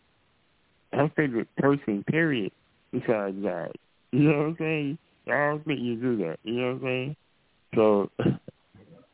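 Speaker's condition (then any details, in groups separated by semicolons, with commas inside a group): Muscular dystrophy; tracheostomy to aid breathing about 38 years ago, after life support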